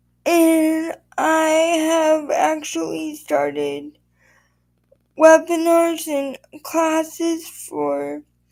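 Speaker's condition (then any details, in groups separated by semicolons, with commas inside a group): Quadriplegic spastic cerebral palsy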